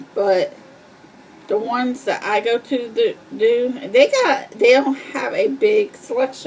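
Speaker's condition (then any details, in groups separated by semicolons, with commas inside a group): Cerebral palsy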